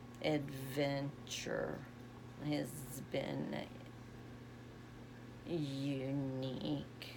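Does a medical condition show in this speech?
Yes: essential tremor.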